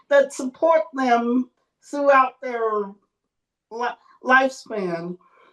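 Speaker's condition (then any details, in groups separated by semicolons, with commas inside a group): Cerebral palsy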